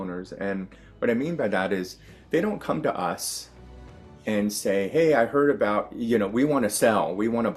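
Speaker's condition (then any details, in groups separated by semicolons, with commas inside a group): No condition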